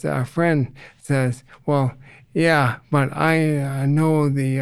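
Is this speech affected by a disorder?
Yes: ALS; reduced ability to get around.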